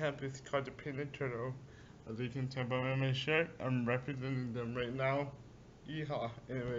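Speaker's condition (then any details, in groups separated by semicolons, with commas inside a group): Cerebral palsy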